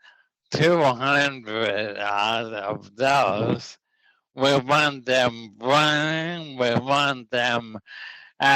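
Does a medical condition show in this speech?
Yes: ALS.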